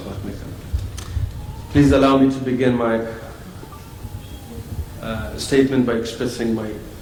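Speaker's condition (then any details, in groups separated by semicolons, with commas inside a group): No condition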